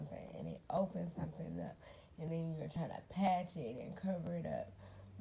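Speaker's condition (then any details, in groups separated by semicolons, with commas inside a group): Cerebral palsy; spastic cerebral palsy from birth, lower body, tight muscles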